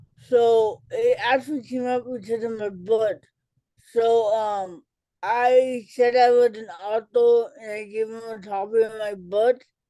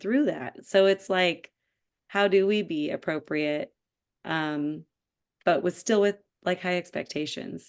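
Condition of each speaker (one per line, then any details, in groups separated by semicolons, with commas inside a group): Cerebral palsy; childhood speech delay
No condition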